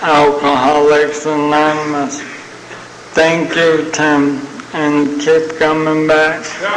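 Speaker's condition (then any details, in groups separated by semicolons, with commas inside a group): ALS (Lou Gehrig's disease); first sign abnormal walking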